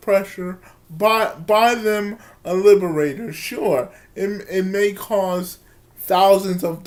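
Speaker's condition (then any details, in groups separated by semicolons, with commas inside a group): Cerebral palsy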